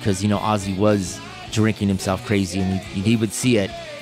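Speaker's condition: No condition

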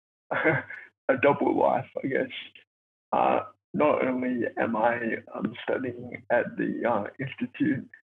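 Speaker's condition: Cerebral palsy; born two months premature

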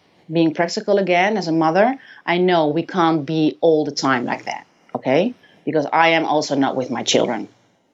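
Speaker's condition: No condition

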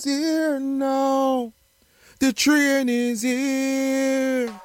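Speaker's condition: No condition

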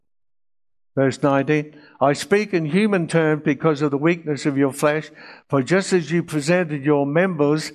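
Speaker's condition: No condition

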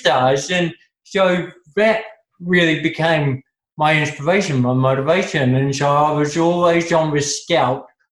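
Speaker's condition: Cerebral palsy; talks funny

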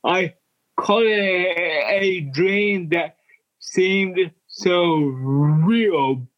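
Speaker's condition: Cerebral palsy; wheelchair user

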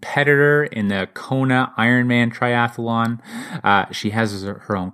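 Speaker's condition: No condition

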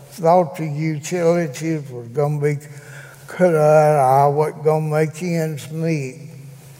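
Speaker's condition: Cerebral palsy; can no longer walk

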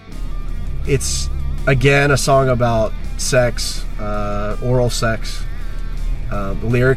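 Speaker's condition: No condition

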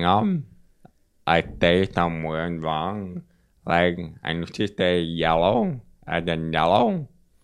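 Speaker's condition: Profound deafness, congenital, bilateral profound; speech therapy about an hour a day until high school graduation, learned pronunciation, speaks very well

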